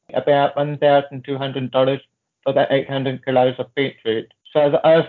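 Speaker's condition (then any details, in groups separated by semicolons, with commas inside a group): Deafness, born deaf, profound hearing loss; congenital deafness, moderate hearing loss at birth, profound from age 3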